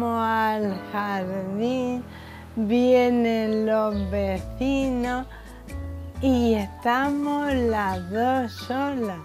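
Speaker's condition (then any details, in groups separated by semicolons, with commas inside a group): ALS; limbs affected, onset with running difficulty and falls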